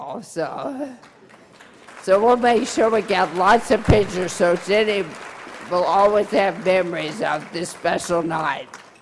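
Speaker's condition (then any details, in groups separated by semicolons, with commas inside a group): Brain injury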